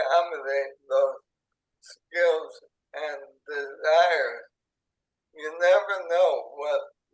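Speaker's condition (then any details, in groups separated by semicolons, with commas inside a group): ALS; onset in hands and arms, tracheostomy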